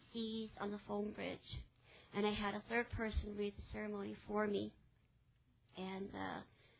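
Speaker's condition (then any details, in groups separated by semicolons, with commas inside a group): Cleft palate; congenital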